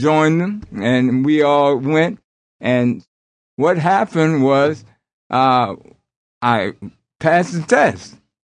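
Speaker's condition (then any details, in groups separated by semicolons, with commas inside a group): Aphasia after strokes; attended speech services, singing suggested by doctor as therapy, aphasia persists but singing helps coping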